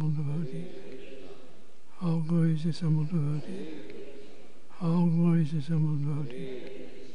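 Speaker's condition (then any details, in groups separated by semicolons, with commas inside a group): Parkinson's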